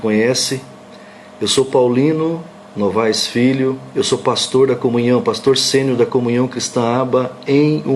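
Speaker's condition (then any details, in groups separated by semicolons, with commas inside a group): No condition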